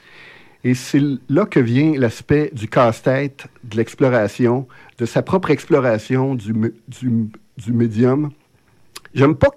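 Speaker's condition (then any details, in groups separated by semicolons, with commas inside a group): Stuttering; lifelong stuttering, genetic component stated, psychological and physiological wall to cross each time to speak; often unable to get words out when speaking; repeated words, prolonged sounds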